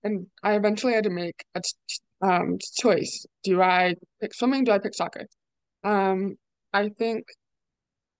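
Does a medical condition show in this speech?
Yes: deafness; relies on starter hand signals and strobe start lights at meets.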